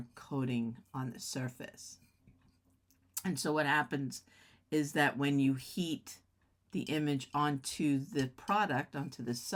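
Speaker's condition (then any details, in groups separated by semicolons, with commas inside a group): No condition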